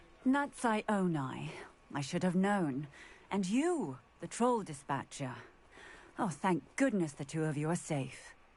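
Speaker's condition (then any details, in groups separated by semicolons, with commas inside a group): No condition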